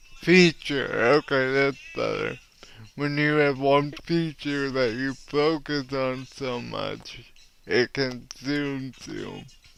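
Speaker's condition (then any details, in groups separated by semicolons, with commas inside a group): Cerebral palsy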